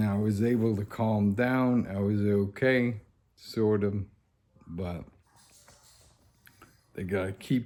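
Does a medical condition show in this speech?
Yes: ALS.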